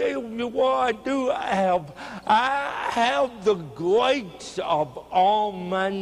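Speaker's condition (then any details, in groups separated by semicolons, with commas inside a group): Cerebral palsy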